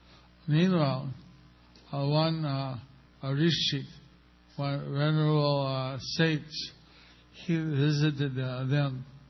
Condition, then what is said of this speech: Stroke. If you have any trouble understanding, tell me and I'll slow down.